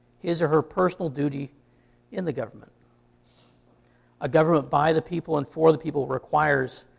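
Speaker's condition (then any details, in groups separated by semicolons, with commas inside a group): No condition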